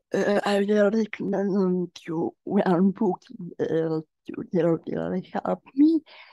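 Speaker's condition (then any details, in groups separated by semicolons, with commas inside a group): Generalized dystonia; generalized, leg weakness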